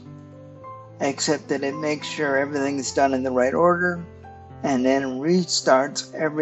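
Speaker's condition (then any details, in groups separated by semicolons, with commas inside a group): Cerebral palsy; stiff muscles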